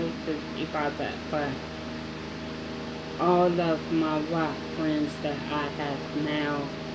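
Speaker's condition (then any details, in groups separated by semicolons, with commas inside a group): Mild cerebral palsy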